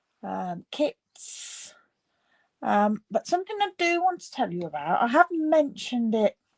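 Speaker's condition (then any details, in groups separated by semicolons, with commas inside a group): No condition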